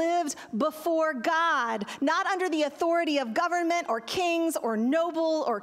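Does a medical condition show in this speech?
No.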